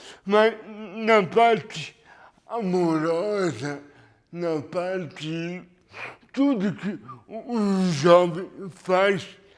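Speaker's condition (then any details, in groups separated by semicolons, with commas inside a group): Cerebral palsy; lack of oxygen at birth, premature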